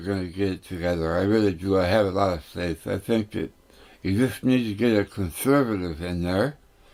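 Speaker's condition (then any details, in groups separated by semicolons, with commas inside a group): Tongue cancer; tongue burns when food touches it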